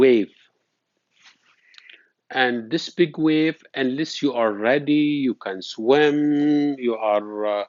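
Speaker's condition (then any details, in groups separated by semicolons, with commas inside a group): No condition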